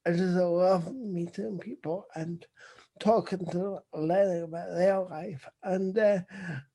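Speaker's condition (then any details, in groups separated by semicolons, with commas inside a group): Cerebral palsy; visible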